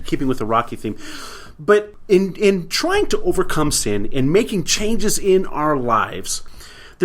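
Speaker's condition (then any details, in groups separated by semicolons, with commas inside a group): No condition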